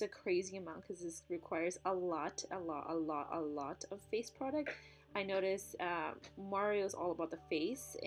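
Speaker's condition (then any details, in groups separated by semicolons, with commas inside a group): No condition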